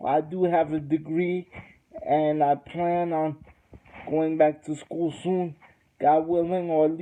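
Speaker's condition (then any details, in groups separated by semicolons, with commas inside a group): Cerebral palsy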